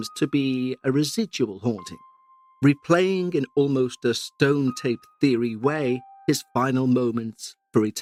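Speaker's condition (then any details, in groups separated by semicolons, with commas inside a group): No condition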